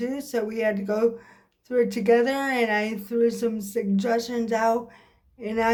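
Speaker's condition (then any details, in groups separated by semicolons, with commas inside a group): Cerebral palsy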